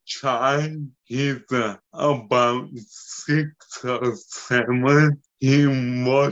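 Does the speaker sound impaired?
Yes: cerebellar and spinal ataxia; ataxia affects speech, movement, hand movement, daily activities.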